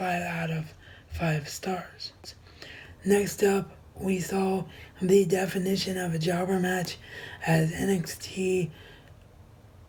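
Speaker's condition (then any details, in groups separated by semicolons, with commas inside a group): Cerebral palsy; wheelchair bound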